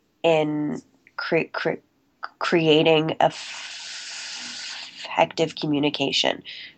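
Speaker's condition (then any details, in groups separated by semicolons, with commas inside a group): Stuttering; covert since childhood, immediate onset soon after starting to talk, school therapy from kindergarten, private therapist; recovering covert, still stutters, American Institute for Stuttering 3-week intensive program, fluency shaping techniques; formerly word switching and avoiding, held back stutters, pushed words out, appeared out of breath; repeated sounds, blocks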